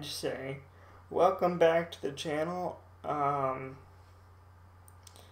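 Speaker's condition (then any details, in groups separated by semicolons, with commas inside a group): Cerebral palsy, mild; speech sometimes affected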